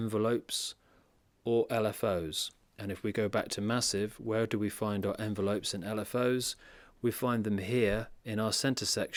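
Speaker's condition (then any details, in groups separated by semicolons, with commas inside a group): No condition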